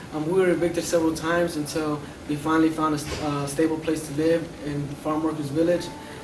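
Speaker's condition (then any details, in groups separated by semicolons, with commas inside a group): No condition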